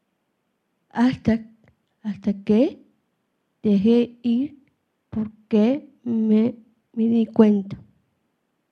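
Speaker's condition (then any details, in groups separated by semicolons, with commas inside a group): Down syndrome; speaks Spanish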